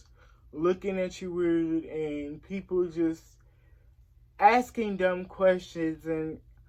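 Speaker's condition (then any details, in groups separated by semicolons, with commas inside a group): Cerebral palsy; since early childhood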